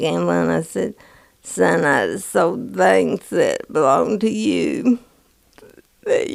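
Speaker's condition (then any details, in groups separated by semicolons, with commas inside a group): Parkinson's disease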